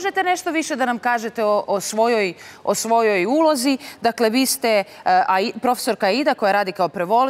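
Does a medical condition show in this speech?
No.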